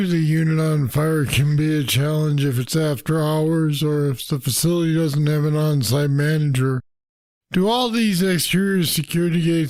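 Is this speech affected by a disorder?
Yes: Parkinson's disease; deep brain stimulators.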